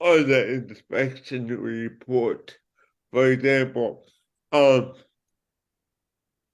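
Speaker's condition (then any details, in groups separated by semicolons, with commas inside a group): Cerebral palsy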